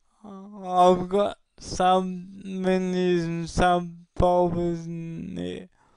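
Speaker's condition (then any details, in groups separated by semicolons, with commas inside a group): Cerebral palsy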